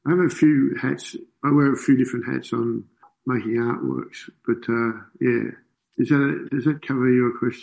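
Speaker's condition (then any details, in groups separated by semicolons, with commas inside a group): Parkinson's disease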